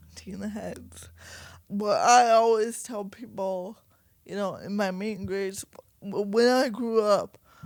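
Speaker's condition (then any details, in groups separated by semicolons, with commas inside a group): Cerebral palsy, mild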